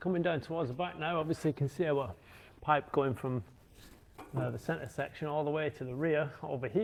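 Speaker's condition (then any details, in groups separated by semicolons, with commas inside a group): No condition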